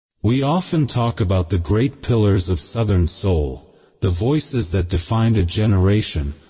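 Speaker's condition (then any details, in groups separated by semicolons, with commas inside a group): No condition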